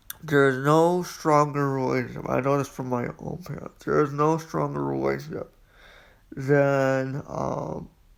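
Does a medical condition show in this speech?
Yes: quadriplegic cerebral palsy.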